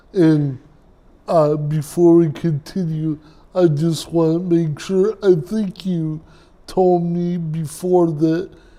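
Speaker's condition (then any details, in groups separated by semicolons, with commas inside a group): Cerebral palsy; present from birth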